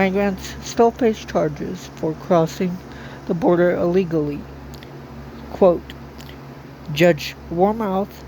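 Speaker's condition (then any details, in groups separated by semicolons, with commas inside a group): Cerebral palsy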